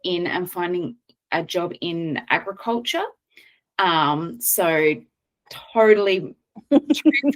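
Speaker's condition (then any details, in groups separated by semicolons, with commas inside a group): No condition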